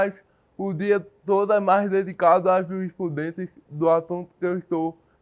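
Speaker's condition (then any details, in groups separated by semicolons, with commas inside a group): Cerebral palsy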